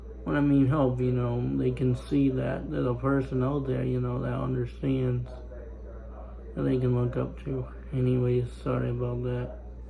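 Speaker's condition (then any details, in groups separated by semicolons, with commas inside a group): Spastic cerebral palsy; able to talk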